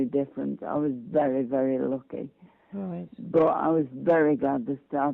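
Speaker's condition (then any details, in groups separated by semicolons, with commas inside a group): Multiple sclerosis; speech not very good at times, especially at night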